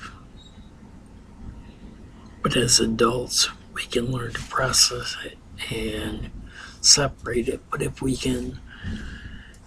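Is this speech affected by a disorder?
Yes: ataxia.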